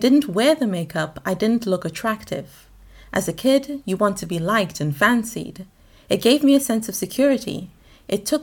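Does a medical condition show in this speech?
No.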